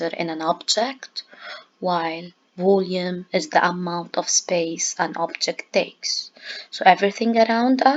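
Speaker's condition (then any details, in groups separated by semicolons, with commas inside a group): No condition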